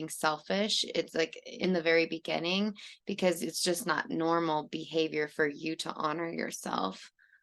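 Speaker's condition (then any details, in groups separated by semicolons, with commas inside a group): No condition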